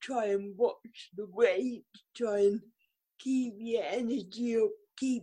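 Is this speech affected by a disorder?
Yes: cerebral palsy; physio.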